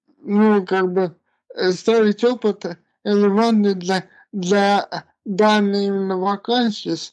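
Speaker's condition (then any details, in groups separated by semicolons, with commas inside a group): Cerebral palsy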